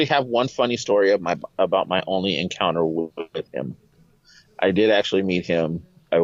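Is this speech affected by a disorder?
No.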